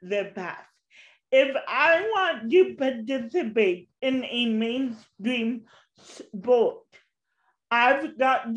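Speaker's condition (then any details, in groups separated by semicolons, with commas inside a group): Cerebral palsy; since birth, walks with walker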